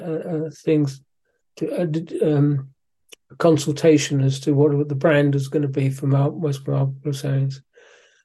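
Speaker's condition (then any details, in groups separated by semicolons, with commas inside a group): Parkinson's disease; physiotherapy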